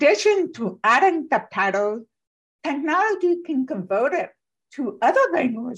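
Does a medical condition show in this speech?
Yes: profoundly deaf; born profoundly deaf, learned speech and lip-reading growing up, no sign language, cochlear implant (bionic ear); listens by lip-reading plus cochlear implant, cannot understand speech with eyes closed, noise blocks implant use; speaks with own voice.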